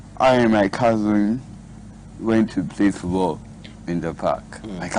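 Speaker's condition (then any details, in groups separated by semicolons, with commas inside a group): Cerebral palsy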